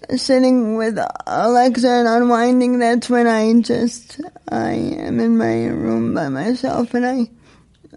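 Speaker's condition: Spastic quadriplegic cerebral palsy, severe; lack of brain oxygen at birth, born 3 months premature, birth weight 1 pound 14 ounces, all muscles very tight; age 36, aging with spasticity difficult, has therapist team; tightness audible in voice, attributed to excitement, able to talk unlike many with severe CP

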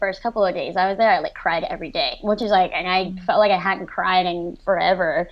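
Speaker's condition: Cleft lip and palate, severe; after stroke unable to speak, write or converse, dyslexia, speech pathologist and cognitive therapy, speech regained

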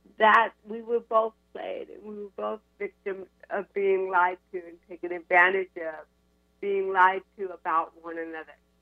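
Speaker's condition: Cerebral palsy; from infancy, diagnosed at UCLA, spinal cord surgery C1 to C7, titanium neck limits looking up

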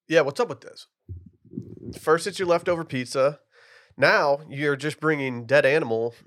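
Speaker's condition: No condition

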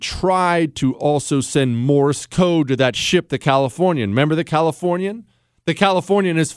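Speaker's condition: No condition

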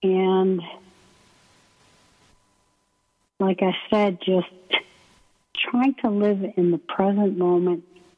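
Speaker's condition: ALS; breathing muscles weak, speech effortful, may sound weak or unclear, paces speech with breath, slowing, pausing

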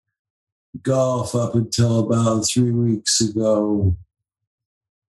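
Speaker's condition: ALS; spasticity

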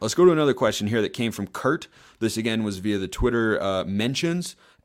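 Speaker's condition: No condition

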